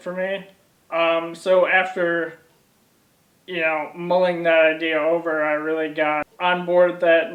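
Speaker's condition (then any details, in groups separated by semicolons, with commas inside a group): ALS; onset in legs, then arms, then core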